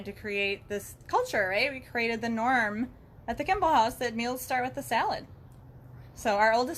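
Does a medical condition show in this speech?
No.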